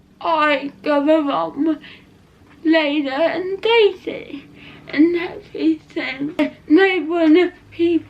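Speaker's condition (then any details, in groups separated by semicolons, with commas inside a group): Cerebral palsy; not quadriplegic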